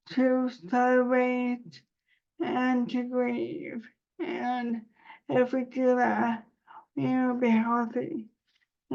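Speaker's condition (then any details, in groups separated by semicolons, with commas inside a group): Cerebral palsy; spasticity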